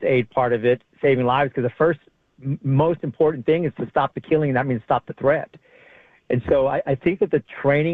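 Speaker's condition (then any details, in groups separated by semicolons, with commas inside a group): No condition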